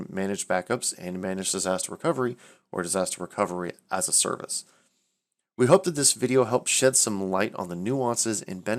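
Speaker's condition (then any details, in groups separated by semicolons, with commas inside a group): No condition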